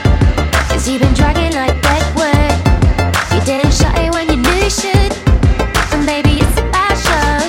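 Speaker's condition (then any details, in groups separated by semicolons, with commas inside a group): No condition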